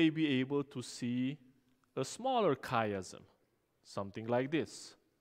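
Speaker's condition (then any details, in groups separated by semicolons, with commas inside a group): No condition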